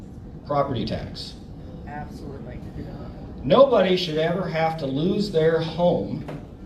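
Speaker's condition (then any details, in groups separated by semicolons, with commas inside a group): No condition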